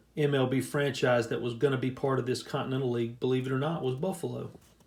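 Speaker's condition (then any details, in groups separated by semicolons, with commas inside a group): No condition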